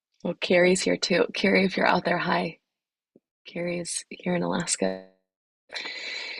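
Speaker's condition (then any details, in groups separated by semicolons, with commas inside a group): No condition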